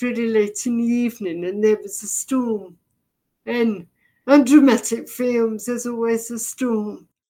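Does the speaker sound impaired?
Yes: deafness, severe; progressive, hard of hearing to partially deaf to current level, brain misinterprets sounds and speech, also visually impaired; effectively profoundly deaf, hears noises but cannot identify them, sees blurs; can hardly understand speech, vocabulary partly picked up from reading.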